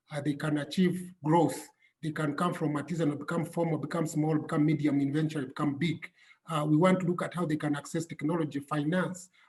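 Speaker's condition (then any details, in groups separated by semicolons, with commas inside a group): No condition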